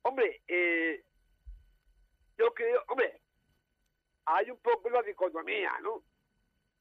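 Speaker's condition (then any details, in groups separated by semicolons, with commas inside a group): Down syndrome; genetic, extra chromosome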